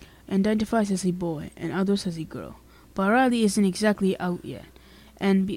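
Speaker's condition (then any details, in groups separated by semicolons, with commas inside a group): No condition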